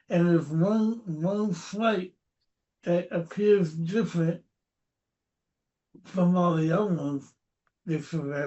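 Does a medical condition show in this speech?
Yes: cerebral palsy; noticeable speech impediment.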